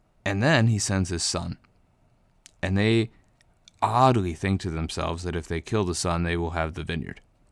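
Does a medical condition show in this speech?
No.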